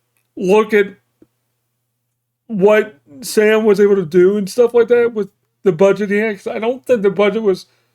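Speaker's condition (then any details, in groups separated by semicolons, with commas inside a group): Cerebral palsy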